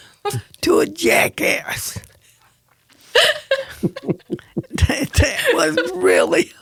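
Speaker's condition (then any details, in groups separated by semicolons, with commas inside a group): Cerebral palsy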